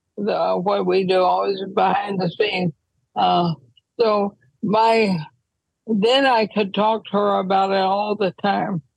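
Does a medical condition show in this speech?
Yes: ALS; wheelchair use when traveling.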